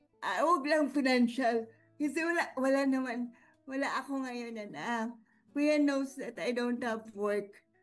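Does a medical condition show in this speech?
Yes: cerebral palsy.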